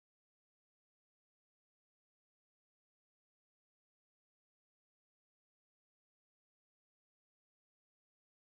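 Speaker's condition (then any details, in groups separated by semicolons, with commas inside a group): No condition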